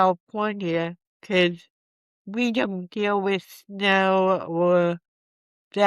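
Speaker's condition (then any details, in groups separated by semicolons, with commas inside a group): Cerebral palsy; from birth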